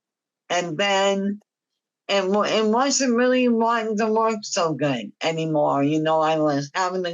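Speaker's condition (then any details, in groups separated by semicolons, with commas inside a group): Myasthenia gravis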